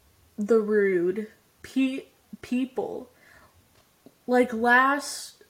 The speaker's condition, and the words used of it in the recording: Stuttering. I've made friends in my favorite coffee shop and I stutter, and I don't need to explain myself.